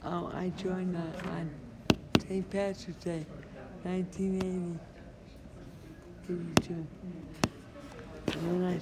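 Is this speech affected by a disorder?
Yes: traumatic brain injury; traumatic brain injury from car rollover on base around age 24, army occupational and physical therapy; wheelchair user, knee later failed; talks funny, understandable except when laughing, could not speak for a year after injury.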